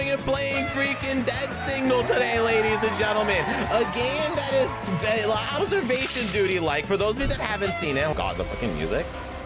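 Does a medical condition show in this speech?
No.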